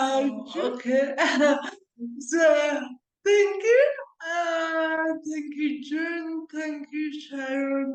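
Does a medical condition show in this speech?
Yes: cerebral palsy.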